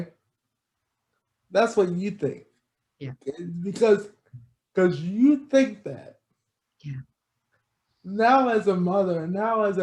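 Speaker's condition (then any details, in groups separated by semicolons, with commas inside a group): Cerebral palsy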